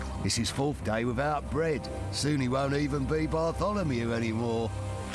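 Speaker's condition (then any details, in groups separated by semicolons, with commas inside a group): No condition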